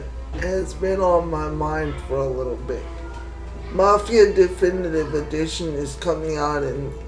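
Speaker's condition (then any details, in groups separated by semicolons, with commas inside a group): Cerebral palsy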